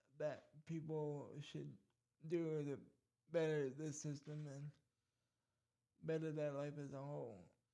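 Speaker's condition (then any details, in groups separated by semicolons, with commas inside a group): Cerebral palsy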